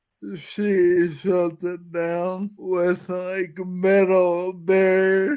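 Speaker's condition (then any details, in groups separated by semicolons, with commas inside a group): Friedreich's ataxia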